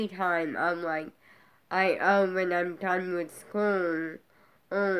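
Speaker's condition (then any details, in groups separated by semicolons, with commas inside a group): Brain injury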